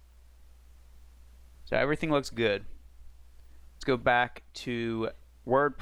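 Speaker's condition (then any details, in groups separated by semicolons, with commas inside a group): No condition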